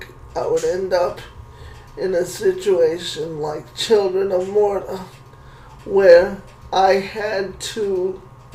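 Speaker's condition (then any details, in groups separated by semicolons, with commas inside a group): Cerebral palsy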